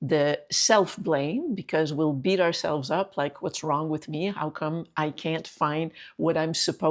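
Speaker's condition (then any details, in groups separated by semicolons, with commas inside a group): No condition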